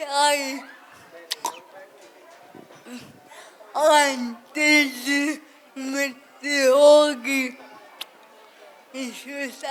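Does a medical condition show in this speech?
Yes: cerebral palsy; speech not clear.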